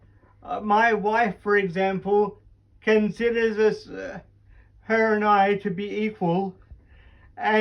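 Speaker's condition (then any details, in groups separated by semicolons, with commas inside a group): Cerebral palsy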